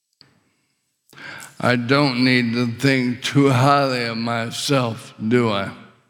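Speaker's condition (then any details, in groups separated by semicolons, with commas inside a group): ALS; paralysis expected within a year or two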